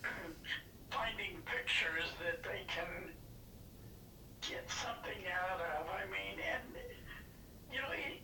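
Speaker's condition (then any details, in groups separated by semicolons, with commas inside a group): Parkinson's disease; tremors largely controlled, battery pack, switched on and off with mini iPod, not all symptoms relieved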